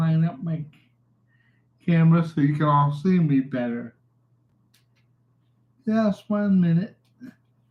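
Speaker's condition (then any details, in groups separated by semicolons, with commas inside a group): Cerebral palsy; reliable voice, uses voice control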